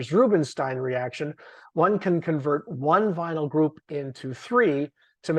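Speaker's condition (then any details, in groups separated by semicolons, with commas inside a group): No condition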